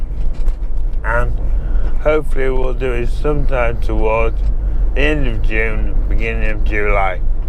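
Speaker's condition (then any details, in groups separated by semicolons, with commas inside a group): MND; synthetic voice from banked voice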